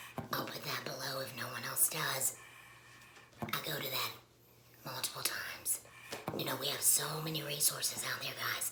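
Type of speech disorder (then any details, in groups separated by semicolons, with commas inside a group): Speech with a voice prosthesis; laryngectomy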